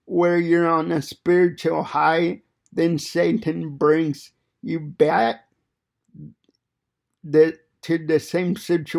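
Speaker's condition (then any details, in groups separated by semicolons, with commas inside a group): Cerebral palsy; fine motor impairment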